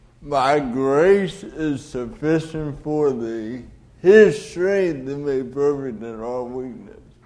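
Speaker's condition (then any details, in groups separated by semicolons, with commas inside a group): Cerebral palsy; delayed development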